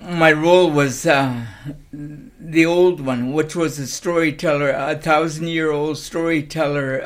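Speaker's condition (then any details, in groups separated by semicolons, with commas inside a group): Cerebral palsy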